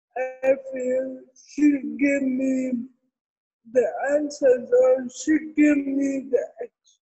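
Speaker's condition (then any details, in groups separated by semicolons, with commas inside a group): Cerebral palsy; therapy since six months old, ongoing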